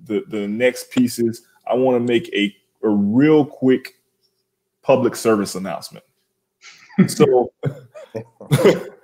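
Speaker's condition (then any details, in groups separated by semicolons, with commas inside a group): No condition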